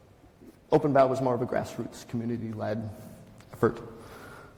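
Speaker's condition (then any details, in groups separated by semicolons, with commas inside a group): No condition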